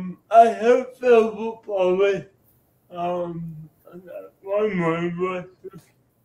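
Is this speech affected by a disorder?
Yes: cerebral palsy.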